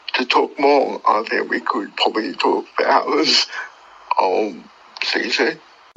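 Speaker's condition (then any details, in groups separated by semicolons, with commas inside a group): Cerebral palsy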